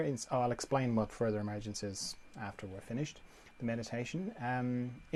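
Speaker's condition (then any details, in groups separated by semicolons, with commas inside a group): No condition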